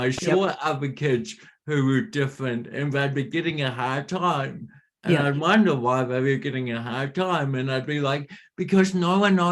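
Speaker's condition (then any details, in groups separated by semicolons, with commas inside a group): Cerebral palsy; speech impediment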